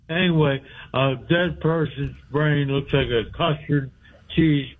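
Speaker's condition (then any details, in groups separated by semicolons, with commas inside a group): Speech impediment; usually hard for host to understand; every word understood by host on this call, clearer than usual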